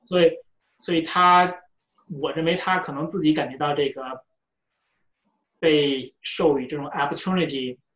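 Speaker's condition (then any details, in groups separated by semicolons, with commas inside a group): Stuttering; native Mandarin speaker, moved to US at 17, few therapy sessions in remote Beijing suburb, worse, stopped; blocks on first word, stutters less in Chinese than English, harder to understand in English; repeated words, prolonged sounds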